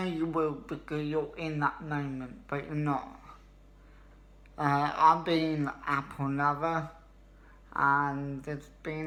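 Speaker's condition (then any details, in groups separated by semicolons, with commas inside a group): Cerebral palsy; wheelchair user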